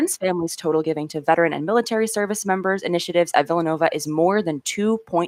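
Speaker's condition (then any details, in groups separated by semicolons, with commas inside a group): No condition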